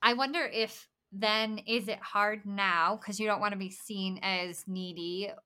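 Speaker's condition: Bilateral cleft lip and palate; congenital complete bilateral cleft lip and palate, hard and soft palate, no palate at birth, lamb's nipple feeding; after columella lengthening, bone graft, jaw surgery, rhinoplasty

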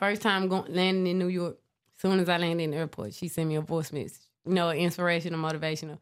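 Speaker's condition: No condition

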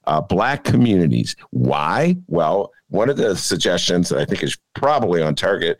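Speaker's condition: No condition

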